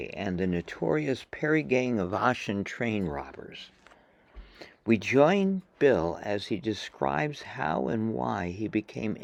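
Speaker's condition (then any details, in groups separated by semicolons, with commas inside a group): No condition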